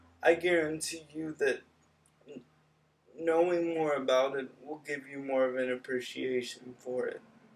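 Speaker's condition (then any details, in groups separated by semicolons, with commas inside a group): Cerebral palsy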